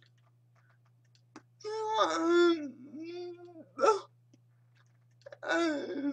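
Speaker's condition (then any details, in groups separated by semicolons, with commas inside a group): Cerebral palsy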